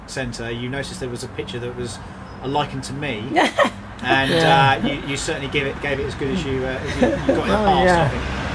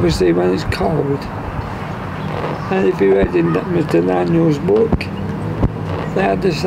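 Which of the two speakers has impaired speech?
The second: motor neurone disease; wheelchair, one working arm, night ventilation, rapid progression; breathless when talking, shallow breathing, night carbon dioxide build-up.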